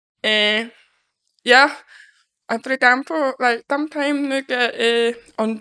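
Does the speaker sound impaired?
Yes: deafness; congenital deafness, born deaf.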